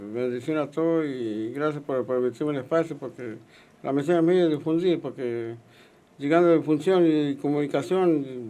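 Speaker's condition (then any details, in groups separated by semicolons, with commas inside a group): Parkinson's disease; walker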